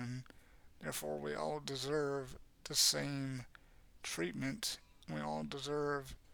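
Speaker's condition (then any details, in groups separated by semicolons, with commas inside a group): Cerebral palsy; has had speech therapy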